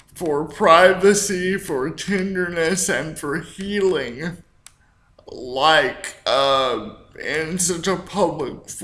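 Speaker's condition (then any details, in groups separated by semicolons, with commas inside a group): Cerebral palsy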